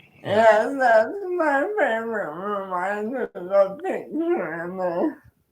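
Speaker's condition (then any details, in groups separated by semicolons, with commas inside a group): Cerebral palsy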